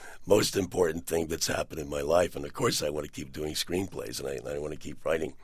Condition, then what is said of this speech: Laryngectomy. Should we explain your voice, by the way?